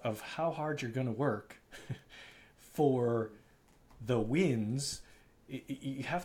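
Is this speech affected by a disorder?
No.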